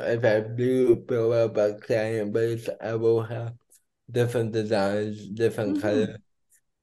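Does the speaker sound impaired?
Yes: cerebral palsy; heart stopped twice.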